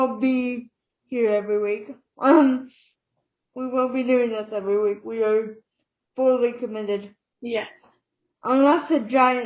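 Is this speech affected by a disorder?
Yes: cerebral palsy; uses wheelchair.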